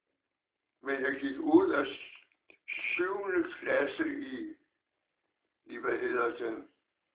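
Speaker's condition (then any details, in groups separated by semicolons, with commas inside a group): Parkinson's disease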